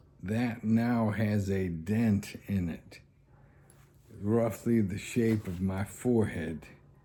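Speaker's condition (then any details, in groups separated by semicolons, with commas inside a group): ALS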